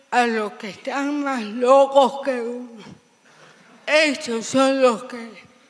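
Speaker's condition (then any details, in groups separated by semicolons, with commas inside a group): Severe cerebral palsy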